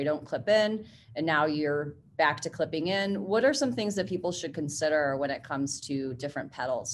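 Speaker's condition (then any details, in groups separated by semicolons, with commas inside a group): No condition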